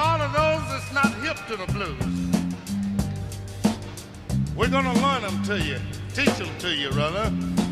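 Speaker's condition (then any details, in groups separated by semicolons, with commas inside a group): No condition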